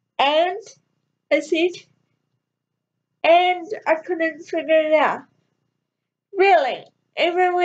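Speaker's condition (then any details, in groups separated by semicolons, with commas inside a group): Cerebral palsy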